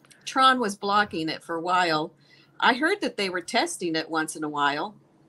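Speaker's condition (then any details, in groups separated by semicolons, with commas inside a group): No condition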